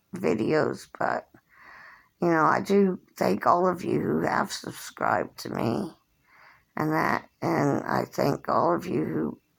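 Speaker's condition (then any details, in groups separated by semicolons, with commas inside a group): Cerebral palsy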